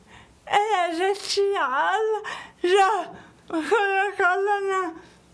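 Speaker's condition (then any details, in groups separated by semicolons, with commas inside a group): Cerebral palsy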